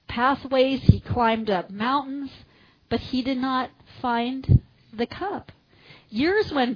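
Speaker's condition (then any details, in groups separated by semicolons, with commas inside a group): No condition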